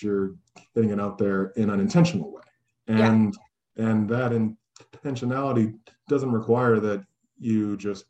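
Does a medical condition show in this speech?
Yes: stuttering; lifelong stutter, cannabis reported to help stuttering; here repeated words, blocks.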